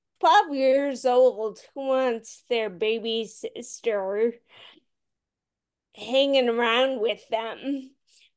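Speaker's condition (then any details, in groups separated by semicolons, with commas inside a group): Friedreich's ataxia; progressive muscular dystrophy form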